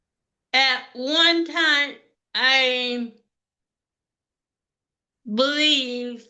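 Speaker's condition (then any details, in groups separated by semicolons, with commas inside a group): Cerebral palsy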